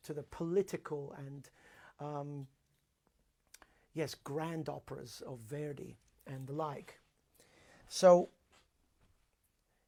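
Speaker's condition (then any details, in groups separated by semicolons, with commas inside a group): No condition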